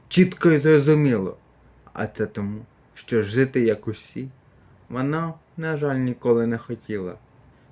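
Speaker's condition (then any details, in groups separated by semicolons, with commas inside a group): Cerebral palsy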